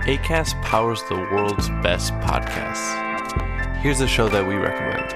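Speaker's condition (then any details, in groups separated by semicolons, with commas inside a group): No condition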